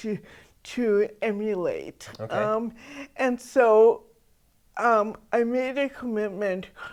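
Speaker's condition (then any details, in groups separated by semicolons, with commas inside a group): Cerebral palsy; atypical speech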